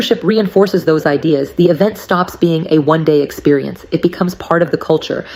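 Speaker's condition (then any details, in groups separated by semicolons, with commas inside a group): No condition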